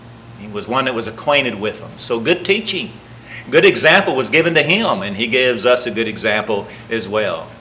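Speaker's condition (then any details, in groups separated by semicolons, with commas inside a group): No condition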